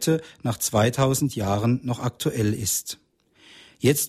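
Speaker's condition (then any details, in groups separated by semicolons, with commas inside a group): No condition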